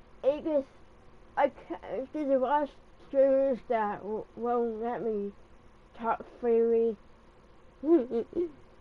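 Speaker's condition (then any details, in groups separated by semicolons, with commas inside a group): Cerebral palsy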